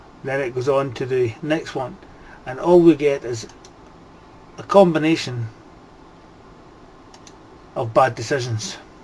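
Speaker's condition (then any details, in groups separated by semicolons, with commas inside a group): No condition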